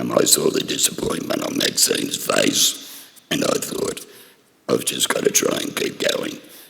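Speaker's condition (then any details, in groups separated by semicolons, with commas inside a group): Laryngectomy for throat cancer; laryngectomy, voice box removed, earlier debulking surgery; laryngectomy last year, then radiotherapy and chemotherapy; raspy voice before, swallowing difficulty, acidic food harsh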